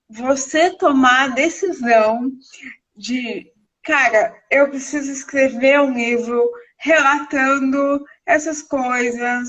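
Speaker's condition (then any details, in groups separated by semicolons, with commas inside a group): Cerebral palsy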